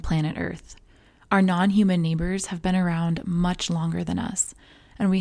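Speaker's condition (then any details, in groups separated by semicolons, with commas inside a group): No condition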